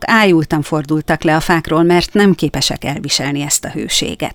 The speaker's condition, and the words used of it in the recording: None; typical speech.